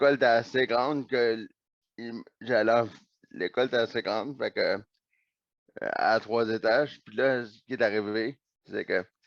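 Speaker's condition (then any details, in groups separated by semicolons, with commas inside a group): Neonatal cerebral palsy; oxygen loss at birth, operation at age 4, muscle atrophy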